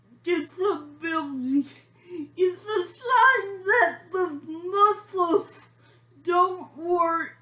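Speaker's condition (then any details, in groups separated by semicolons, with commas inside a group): Cerebral palsy; shaky speech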